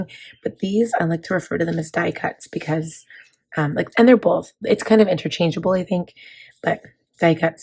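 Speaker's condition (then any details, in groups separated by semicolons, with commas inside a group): No condition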